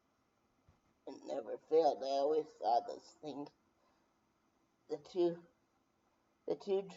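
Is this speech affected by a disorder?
Yes: brain injury.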